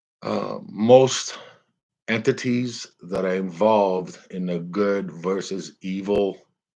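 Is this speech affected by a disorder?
No.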